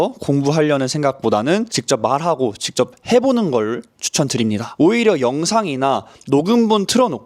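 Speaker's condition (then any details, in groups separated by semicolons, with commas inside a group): No condition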